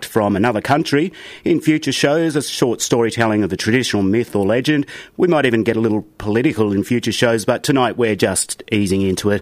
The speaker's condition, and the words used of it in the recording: No condition.